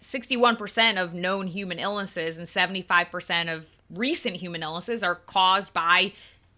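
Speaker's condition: No condition

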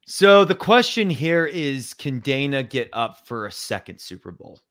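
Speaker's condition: No condition

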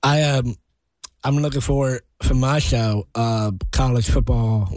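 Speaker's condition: Down syndrome

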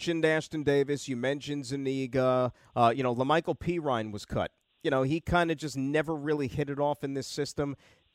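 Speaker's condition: No condition

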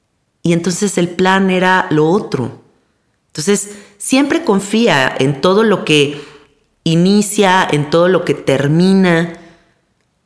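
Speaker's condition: No condition

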